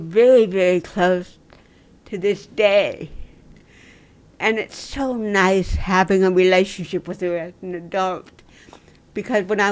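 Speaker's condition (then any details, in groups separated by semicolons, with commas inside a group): Cerebral palsy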